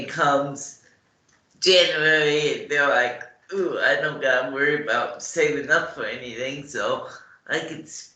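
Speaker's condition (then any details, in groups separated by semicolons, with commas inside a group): Cerebral palsy; morning medication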